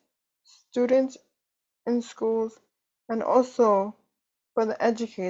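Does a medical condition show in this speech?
Yes: cerebral palsy.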